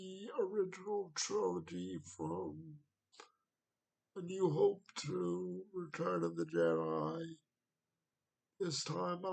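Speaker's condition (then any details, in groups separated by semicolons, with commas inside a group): Cerebral palsy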